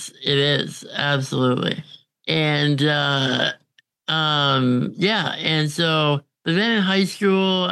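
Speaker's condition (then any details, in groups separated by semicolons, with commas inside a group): Congenital muscular dystrophy; more independent than ever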